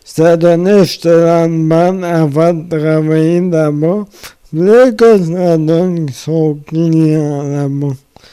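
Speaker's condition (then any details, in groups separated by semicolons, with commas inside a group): Amyotrophic lateral sclerosis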